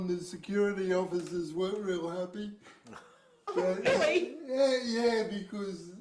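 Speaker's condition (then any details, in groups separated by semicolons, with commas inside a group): Cerebral palsy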